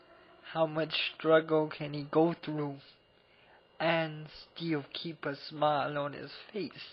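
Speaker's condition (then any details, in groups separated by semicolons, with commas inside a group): Cerebral palsy; abnormal voice, can barely talk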